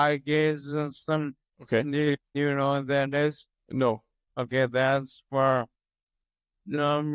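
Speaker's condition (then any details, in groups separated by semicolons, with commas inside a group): Toxic leukoencephalopathy, locked-in syndrome; recovered, onset at 28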